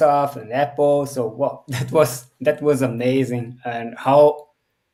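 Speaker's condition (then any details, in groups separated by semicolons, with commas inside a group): No condition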